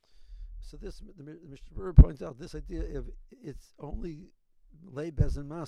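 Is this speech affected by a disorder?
No.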